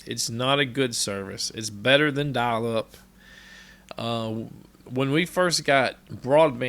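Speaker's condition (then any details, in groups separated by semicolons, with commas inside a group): No condition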